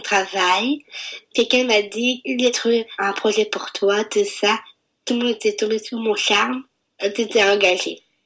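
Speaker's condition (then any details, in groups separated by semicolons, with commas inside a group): Down syndrome (trisomy 21); congenital chromosome 21 anomaly, intellectual disability, developmental delay, 34-year-old woman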